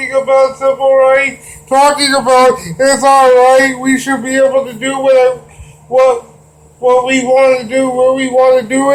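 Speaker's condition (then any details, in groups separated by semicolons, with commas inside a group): Cerebral palsy; wheelchair user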